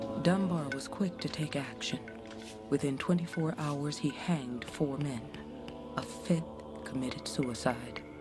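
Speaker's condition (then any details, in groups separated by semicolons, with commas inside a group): No condition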